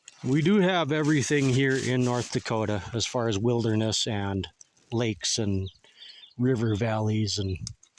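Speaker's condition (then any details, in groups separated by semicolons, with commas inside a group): No condition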